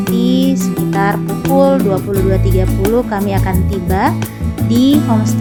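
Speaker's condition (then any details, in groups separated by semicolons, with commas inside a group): No condition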